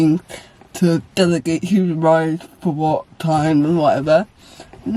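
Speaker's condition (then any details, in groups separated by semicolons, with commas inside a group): Cerebral palsy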